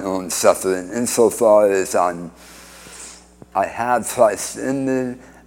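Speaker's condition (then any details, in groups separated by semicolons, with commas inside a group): Speech impediment after cancer surgery; chemotherapy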